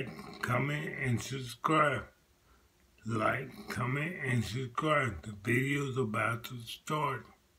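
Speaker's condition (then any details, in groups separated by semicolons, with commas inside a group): Multiple sclerosis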